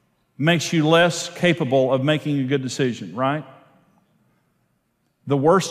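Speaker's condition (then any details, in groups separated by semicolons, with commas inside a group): No condition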